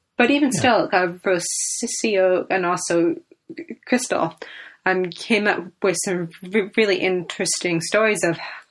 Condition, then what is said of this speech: Stuttering. There are some days and situations where I seem to stammer on every single syllable.